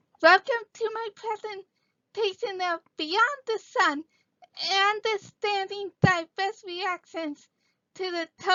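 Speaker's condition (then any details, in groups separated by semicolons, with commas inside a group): Cerebral palsy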